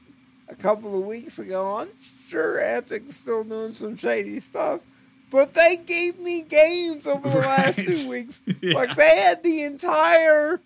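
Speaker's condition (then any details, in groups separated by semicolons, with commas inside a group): Cerebral palsy; eyes appear to look up as if about to pass out when thinking or talking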